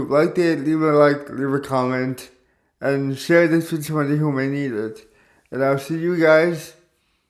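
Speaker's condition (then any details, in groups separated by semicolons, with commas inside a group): Cerebral palsy; caused by stroke at birth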